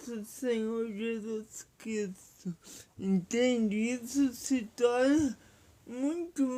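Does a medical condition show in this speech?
Yes: paralysis.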